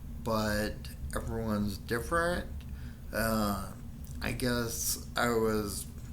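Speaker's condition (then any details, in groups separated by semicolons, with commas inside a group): Friedreich's ataxia; omaveloxolone trial, physical therapy, improved standing, plateaued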